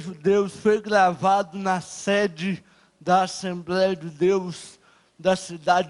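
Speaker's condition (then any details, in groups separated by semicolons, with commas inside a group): Cerebral palsy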